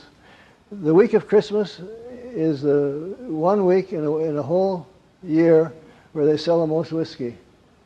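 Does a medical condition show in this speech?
Yes: Parkinson's; wakes at night, gets up around 3 am.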